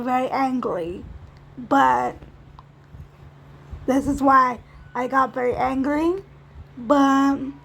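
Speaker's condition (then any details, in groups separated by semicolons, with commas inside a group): Cerebral palsy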